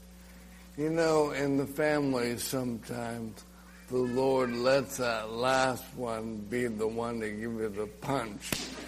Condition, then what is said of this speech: ALS (motor neuron disease). People are patient when I drop things, when I choke, spit